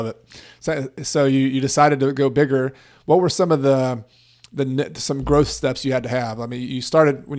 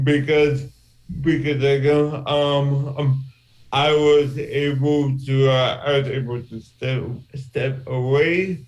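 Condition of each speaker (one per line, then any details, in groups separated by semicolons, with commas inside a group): No condition
Cerebral palsy; from birth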